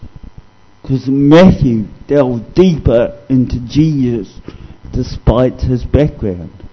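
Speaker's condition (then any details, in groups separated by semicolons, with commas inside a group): Cerebral palsy; discovered at age 2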